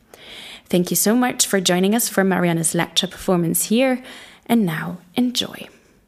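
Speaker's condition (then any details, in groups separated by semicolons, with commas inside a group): No condition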